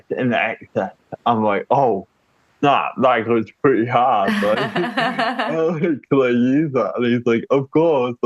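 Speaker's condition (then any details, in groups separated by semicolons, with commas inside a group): Cerebral palsy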